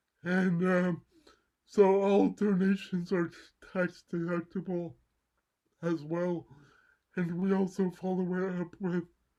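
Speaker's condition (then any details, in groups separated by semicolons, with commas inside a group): Cerebral palsy, mild; vocal and speech impairments, voice not normal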